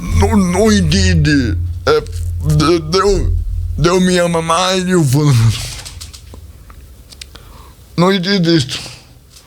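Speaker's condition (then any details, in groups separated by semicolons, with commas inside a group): Cerebral palsy; speech not normal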